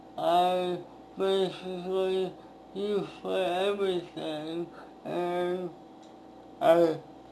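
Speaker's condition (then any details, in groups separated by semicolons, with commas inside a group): Speech impairment after birth surgery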